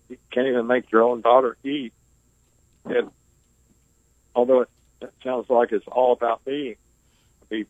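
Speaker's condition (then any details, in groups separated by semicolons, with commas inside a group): ALS; ALS diagnosed nearly 20 years ago, initially given 2 to 5 years to live; on a ventilator; pauses along the way when speaking due to ventilator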